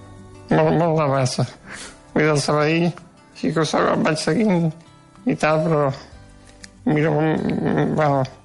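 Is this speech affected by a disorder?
Yes: Duchenne muscular dystrophy; degenerative incurable form, progressive loss of strength, wheelchair user, age 25, lost ability to write; dictates instead of writing, colds or bronchitis cause suffocation crises treated with morphine.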